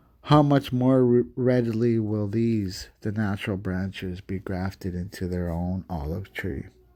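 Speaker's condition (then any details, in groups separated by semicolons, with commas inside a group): No condition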